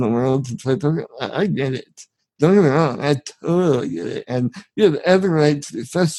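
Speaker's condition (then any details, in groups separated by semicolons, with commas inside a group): Spinal muscular atrophy; genetic, from birth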